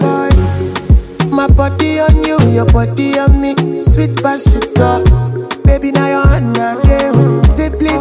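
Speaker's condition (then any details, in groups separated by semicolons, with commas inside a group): No condition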